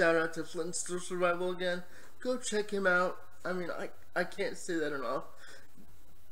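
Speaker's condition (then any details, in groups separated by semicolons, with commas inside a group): Cerebral palsy, spastic diplegia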